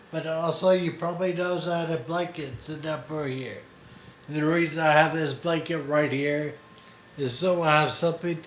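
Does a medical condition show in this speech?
Yes: Friedreich's ataxia.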